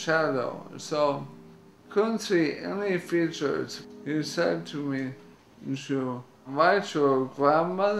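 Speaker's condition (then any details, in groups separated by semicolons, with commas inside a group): ALS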